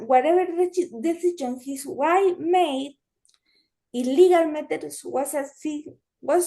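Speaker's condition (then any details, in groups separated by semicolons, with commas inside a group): Cerebral palsy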